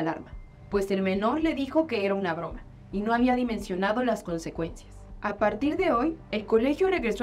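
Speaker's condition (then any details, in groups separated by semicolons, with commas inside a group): No condition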